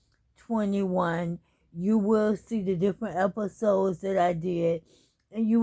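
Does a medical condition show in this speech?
Yes: ALS.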